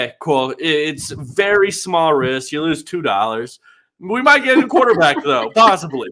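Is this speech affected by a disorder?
No.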